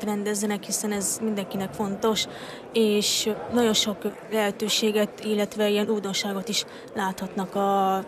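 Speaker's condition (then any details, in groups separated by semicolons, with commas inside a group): Deafness; hearing loss, competes in deaf sports, races started by start light not sound; tried signing with japanese sign-language users at the competition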